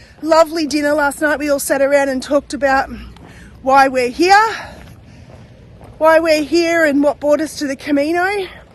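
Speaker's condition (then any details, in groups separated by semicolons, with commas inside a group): No condition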